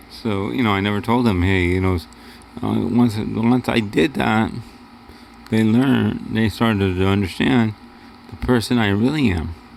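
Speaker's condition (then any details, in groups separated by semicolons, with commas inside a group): Cerebral palsy; wheelchair user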